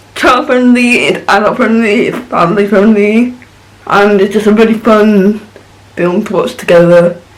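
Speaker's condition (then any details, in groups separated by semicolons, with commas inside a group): Cerebral palsy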